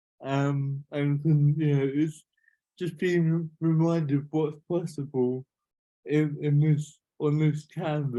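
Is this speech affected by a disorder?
Yes: cerebral palsy.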